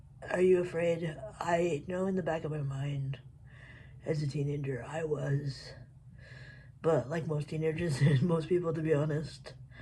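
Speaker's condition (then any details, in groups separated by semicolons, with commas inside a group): Cerebral palsy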